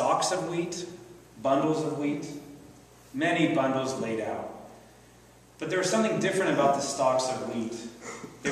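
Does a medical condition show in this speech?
No.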